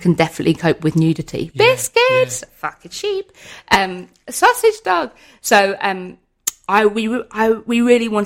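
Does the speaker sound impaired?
Yes: Tourette's syndrome; noticeable multiple motor and vocal tics, intensified early 20s, wheelchair user, strapped in during stage performances; tics ongoing throughout conversation, unchanged since using wheelchair, continue when alone; hedgehog, sausage, cats interrupting speech, worse with heightened emotion, fluctuates unpredictably.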